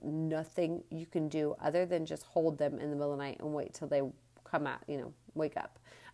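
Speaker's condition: No condition

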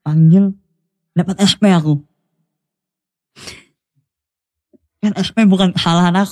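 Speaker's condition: Cleft lip (sumbing); speech unclear by own account

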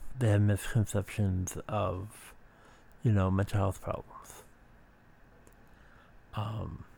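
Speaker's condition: Speech impediment

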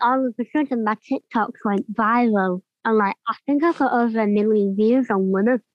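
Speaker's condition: Cleft palate; congenital

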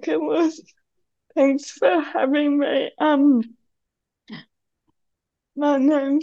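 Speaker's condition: Cerebral palsy; needs hand to hold on steep stairs

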